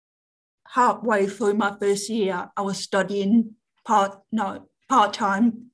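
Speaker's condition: Deafness; relay officer and Auslan interpreter for phone calls

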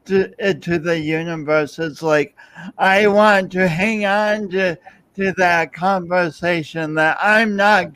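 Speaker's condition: Speech impediment; born a few weeks early

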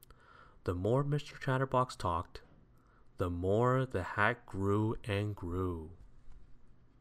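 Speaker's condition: No condition

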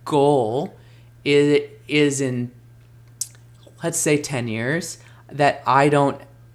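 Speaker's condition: Stuttering; no longer uses fluency techniques, stutters openly including in acting; fluent when singing, formerly word switching and circumlocution, hiding caused tension and struggle; repeated sounds, prolonged sounds

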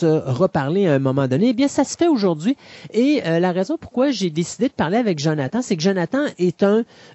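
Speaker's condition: No condition

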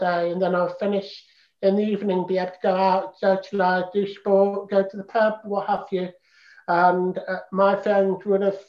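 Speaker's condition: Profound deafness; congenital

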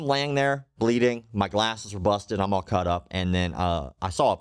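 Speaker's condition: Cleft lip and palate

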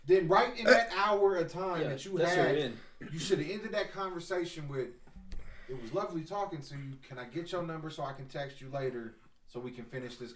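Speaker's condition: No condition

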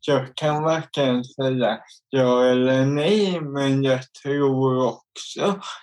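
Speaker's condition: Cerebral palsy; involuntary jerks

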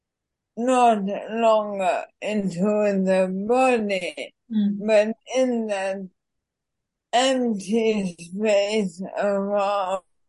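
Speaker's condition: Worsening speech; speech worsening over past 2 to 3 months

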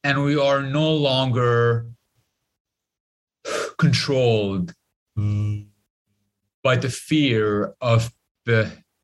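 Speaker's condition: Stutter; lifelong stutter, grew up stuttering in Lebanon, avoided speaking almost entirely for over 25 years; learned breathing technique to control stuttering, joined Toastmasters, speaks professionally, stand-up comedy; stutter may sound like internet problems, repeated fillers such as eh; blocks

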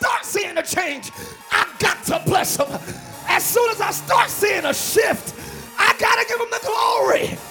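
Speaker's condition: No condition

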